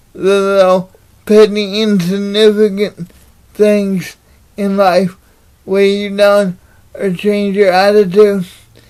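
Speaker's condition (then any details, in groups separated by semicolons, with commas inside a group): Cerebral palsy; unable to walk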